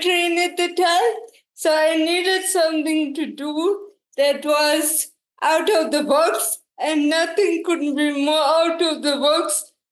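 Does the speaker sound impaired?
Yes: cerebral palsy; diagnosed at 6 months old, quadriplegic.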